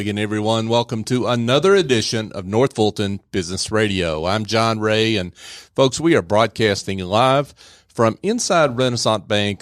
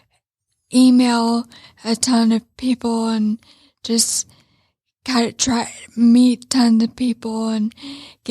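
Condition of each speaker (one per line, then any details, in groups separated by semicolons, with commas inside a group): No condition
Traumatic brain injury; head-on vehicle collision; went through rehab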